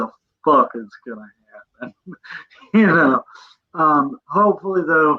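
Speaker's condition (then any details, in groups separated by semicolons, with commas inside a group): Cerebral palsy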